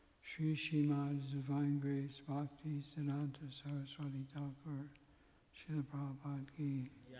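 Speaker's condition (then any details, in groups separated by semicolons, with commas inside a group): Parkinson's; tremor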